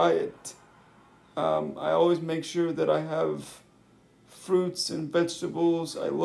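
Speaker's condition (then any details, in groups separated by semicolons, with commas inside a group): Cerebral palsy; wheelchair user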